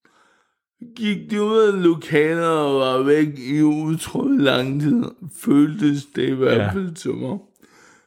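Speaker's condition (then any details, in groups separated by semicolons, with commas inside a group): Cerebral palsy; wheelchair user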